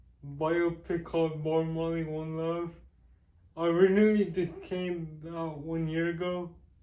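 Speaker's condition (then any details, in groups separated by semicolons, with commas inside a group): Cerebral palsy; with developmental delay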